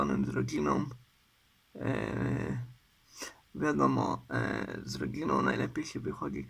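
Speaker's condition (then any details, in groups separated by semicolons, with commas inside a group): Cerebral palsy; uses wheelchair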